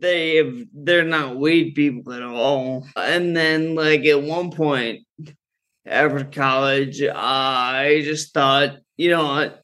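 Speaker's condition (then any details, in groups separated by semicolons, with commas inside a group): Friedreich's ataxia; genetic neuromuscular condition from birth, normal childhood, slowly worsening, diagnosed sophomore year of college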